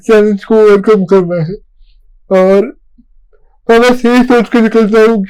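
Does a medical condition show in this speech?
Yes: cerebral palsy; since childhood; voice not clear.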